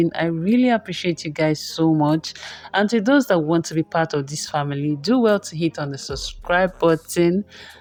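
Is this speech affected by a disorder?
No.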